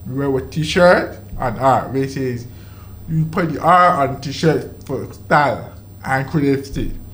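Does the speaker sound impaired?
Yes: deafness, deaf in one ear from birth, other ear from age 18; born deaf in one ear; relies on lip reading, difficulty following very fast or very slow speech; has speech, had speech therapy.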